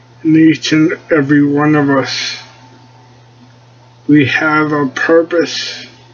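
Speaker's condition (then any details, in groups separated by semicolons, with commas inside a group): Cerebellar ataxia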